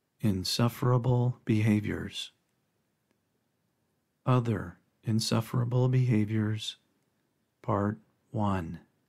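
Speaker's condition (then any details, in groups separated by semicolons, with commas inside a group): No condition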